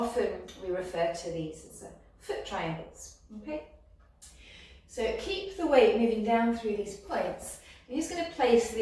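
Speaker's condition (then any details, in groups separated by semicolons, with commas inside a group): No condition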